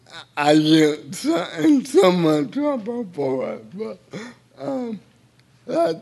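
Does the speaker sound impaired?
Yes: cerebral palsy; involuntary hand movements; speech a little unclear, a little difficult.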